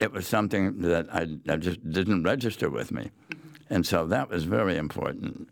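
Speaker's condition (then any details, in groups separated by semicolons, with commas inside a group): Head and neck cancer; tongue moved awkwardly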